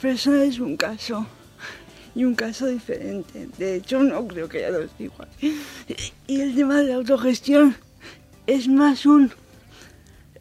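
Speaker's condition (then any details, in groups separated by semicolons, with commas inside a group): Cerebral palsy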